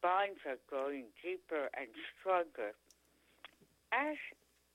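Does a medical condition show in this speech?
Yes: tongue cancer; stage 4 tongue cancer, chronic sore throat, 3/4 tongue removed by dr. Oxford, second surgery; speaking and eating again after surgery; after surgery could not speak or swallow, feeding tube, now speaks pretty clearly.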